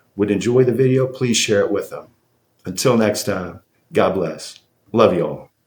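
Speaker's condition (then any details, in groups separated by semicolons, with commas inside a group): No condition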